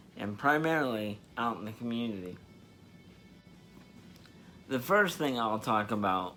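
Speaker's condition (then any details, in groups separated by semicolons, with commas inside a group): Spastic diplegia cerebral palsy; spastic diplegia, wheelchair user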